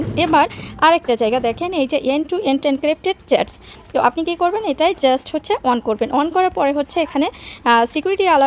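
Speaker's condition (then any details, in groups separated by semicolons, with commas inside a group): No condition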